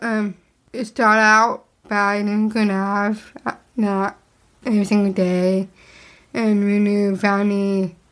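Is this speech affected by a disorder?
Yes: Down syndrome; present from birth, diagnosed shortly after birth; speech therapy when young, speech therapist Miss Leah.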